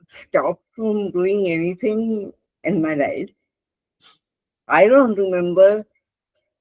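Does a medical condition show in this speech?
Yes: cerebral palsy; spastic left hand.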